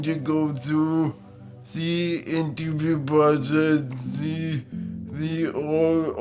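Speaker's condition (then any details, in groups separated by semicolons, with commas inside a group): Cerebral palsy; physical disability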